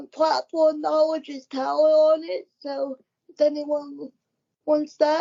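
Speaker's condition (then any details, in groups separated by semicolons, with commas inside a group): Cerebral palsy; wheelchair user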